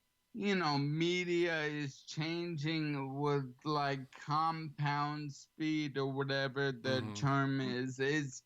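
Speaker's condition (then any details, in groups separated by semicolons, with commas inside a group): ALS; two years off after onset, performing again; slightly slurred, has to slow down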